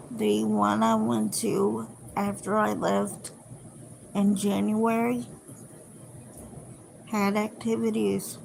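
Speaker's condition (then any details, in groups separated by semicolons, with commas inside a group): Cerebral palsy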